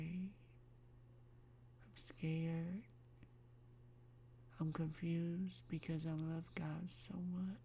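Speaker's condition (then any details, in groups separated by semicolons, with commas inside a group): Myasthenia gravis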